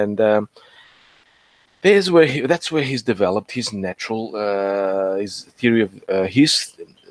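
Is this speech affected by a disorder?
No.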